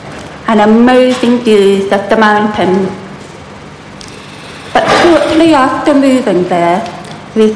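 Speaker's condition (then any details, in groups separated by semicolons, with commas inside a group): Profound deafness; profound deafness since early childhood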